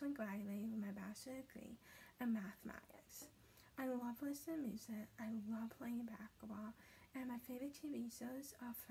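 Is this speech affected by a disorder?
Yes: hemiplegic cerebral palsy; right hemiplegia.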